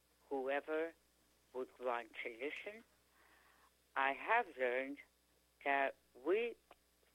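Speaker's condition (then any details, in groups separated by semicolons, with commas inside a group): Tongue cancer; stage 4 tongue cancer, chronic sore throat symptom, Dr. Oxford removed three quarters of tongue, two surgeries; could not speak, swallow or eat after surgery, feeding tube, now speaks pretty clearly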